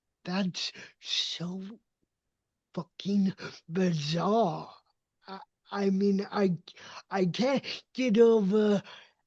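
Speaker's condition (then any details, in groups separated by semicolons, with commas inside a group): Cerebral palsy; uses walker and wheelchair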